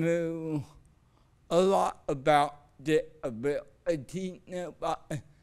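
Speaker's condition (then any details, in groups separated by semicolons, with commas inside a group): Cerebral palsy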